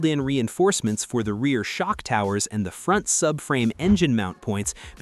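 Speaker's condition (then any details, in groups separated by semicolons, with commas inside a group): No condition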